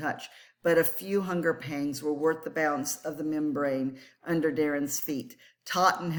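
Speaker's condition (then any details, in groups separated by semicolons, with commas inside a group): No condition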